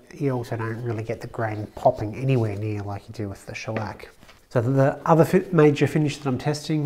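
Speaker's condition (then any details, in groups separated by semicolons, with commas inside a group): No condition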